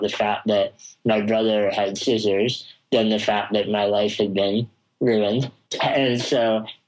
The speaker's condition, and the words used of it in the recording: Spinal muscular atrophy. And today this guy I'm talking to is kind of mumbly.